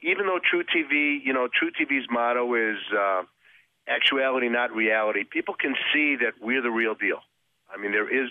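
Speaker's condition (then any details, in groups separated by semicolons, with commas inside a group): No condition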